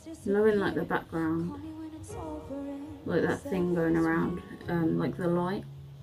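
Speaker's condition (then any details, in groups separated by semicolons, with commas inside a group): No condition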